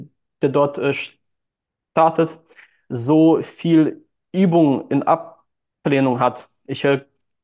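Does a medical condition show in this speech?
Yes: stuttering; since childhood, hard in childhood, youth, school and nearly all speaking situations; compensates by outsourcing phone calls, social media and texting, speaks on stage; speech hangs at times, part-word repetitions; here blocks.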